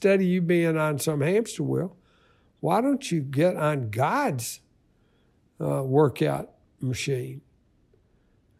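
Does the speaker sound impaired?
No.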